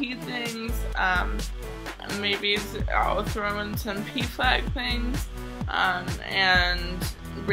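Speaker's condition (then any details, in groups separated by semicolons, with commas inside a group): Cerebral palsy, mild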